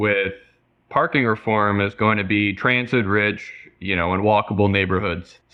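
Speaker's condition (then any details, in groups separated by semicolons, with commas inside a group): No condition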